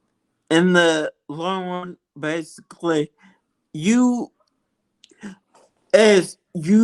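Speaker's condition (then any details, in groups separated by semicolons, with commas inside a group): Multiple sclerosis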